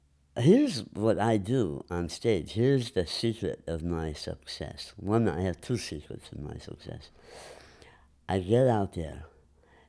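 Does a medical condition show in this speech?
Yes: enlarged tongue from vascular growth; harder swallowing, speech affected.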